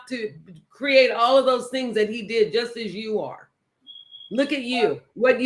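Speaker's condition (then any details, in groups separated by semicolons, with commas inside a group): No condition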